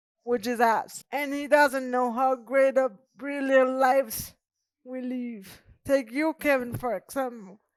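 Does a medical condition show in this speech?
Yes: cerebral palsy; present from birth.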